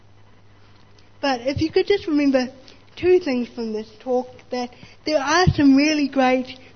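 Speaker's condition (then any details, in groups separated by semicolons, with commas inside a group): Spastic cerebral palsy; born 24 weeks premature, not from lack of oxygen, multiple corrective procedures, mixed success; muscular tiredness and weakness, fluctuating fatigue, subtle learning deficits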